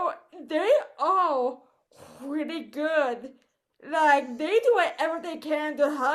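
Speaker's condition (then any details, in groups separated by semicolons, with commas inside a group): Cerebral palsy; voice affected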